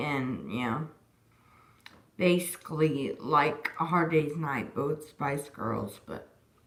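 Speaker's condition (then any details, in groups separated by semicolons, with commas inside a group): Disability causing slurred speech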